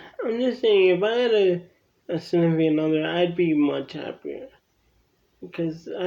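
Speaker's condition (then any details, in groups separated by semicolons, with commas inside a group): Cerebral palsy; from birth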